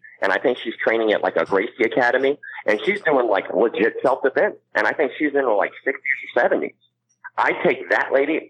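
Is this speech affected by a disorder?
Yes: cleft palate; congenital cleft palate.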